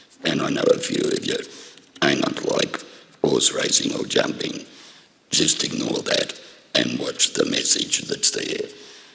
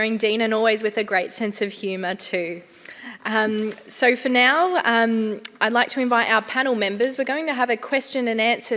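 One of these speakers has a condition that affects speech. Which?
The first: laryngectomy for throat cancer; laryngectomy, voice box removed, earlier debulking surgery; laryngectomy last year, then radiotherapy and chemotherapy; raspy voice before, swallowing difficulty, acidic food harsh.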